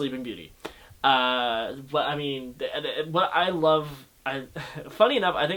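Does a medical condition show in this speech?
No.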